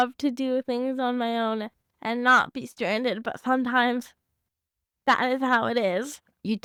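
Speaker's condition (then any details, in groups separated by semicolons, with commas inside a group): Cerebral palsy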